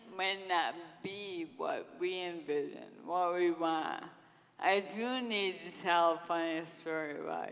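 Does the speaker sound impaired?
Yes: Friedreich's ataxia; diagnosed in twenties at u of m, progressive, wall-supported gait then wheelchair, service dog, no cure; over two decades since onset, unable to walk, uses wheelchair.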